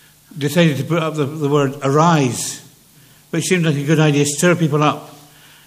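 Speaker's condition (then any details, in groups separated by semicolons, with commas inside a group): Parkinson's; speech less clear than before for some years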